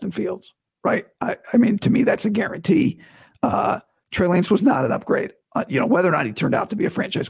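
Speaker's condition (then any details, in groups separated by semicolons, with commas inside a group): Vocal cord surgery recovery; talking painless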